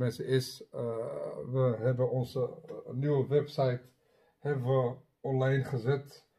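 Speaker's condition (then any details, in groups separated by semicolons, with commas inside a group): No condition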